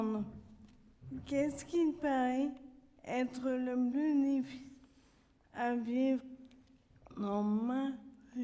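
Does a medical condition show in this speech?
Yes: neurodegenerative disease; genetic single-letter DNA variant, affects walking, precision, communication; progressive since age 10, no longer types, increasing dependence; elocution difficulties, assistant reads most of talk aloud.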